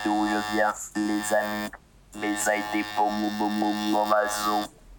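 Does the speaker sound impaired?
Yes: total pharyngolaryngectomy; tracheal stenosis, partial oesophagectomy.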